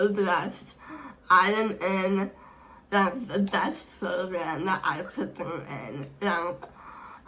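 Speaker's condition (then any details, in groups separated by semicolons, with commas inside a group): Speech impairment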